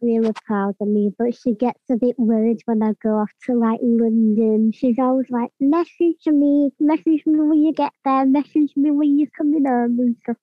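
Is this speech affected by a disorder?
Yes: cleft palate; congenital.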